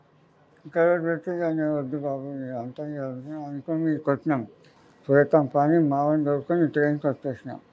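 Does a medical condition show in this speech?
Yes: oral cancer; could not open mouth or eat, tube fed three years.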